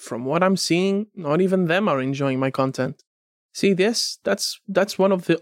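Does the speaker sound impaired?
No.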